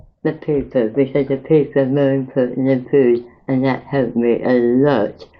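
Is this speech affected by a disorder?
Yes: mouth cancer after operations; mouth cancer, radiotherapy damaged tongue and bone, feeding tube, tracheotomy, multiple operations; 23 years since diagnosis, permanent mouth and tongue pain; relearned speaking and eating, speech much worse, aspiration, uses speech app.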